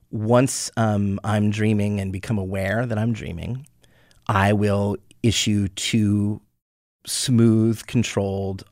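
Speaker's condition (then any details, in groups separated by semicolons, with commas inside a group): No condition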